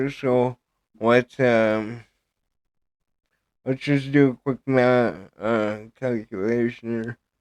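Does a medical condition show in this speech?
Yes: cerebral palsy.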